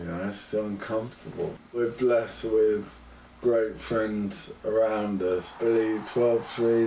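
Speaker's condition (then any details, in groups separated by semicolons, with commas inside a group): Motor neurone disease; progressing, under two years since diagnosis; speech has declined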